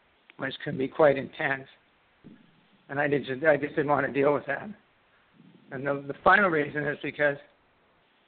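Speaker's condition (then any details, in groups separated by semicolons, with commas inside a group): Parkinson's disease; left index finger tremor, diagnosed 4 years later by Ontario neurologist, then left hand weakness, dexterity loss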